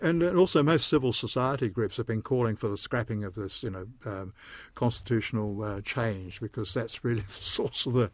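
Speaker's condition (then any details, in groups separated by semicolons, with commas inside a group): No condition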